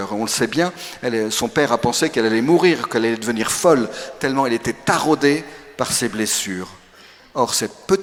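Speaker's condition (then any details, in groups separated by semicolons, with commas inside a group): No condition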